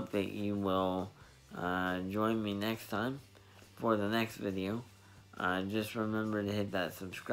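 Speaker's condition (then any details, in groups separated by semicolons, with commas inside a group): Spastic diplegia cerebral palsy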